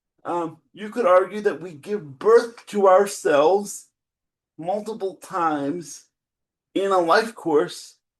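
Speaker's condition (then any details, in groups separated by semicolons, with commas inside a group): Cerebral palsy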